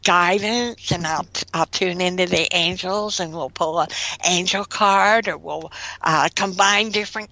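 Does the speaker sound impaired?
Yes: cleft lip and palate, severe.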